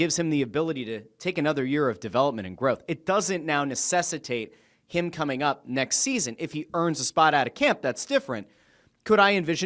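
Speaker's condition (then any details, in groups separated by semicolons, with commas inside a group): No condition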